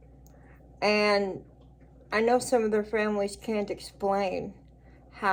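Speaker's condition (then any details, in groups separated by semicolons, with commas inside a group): Cerebral palsy; speech noticeably atypical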